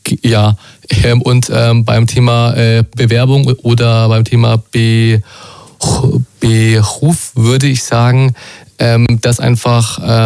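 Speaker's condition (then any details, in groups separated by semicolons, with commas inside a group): Stuttering; stuttering since childhood, man aged 21; fluency varies, sometimes completely fluent, sometimes blocks, knows words but they do not come out; repeated sounds, prolonged sounds, blocks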